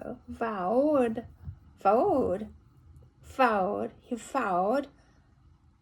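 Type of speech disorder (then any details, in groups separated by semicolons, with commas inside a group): Apraxia of speech; MCA aneurysm rupture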